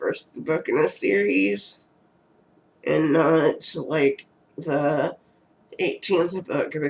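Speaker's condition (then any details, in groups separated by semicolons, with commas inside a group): Cerebral palsy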